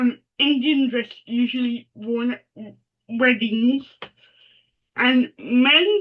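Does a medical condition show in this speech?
Yes: cerebral palsy; mild form.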